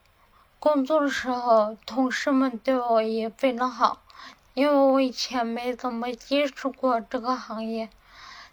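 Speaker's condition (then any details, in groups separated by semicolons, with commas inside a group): Cerebellar atrophy, hereditary; familial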